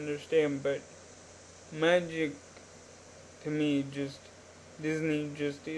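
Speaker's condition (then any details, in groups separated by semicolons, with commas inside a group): Cerebral palsy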